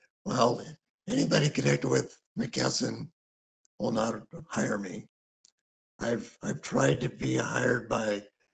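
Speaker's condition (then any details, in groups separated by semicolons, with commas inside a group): Thyroid cancer surgery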